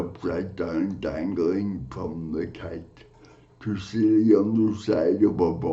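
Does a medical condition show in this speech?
Yes: cerebral palsy; from birth.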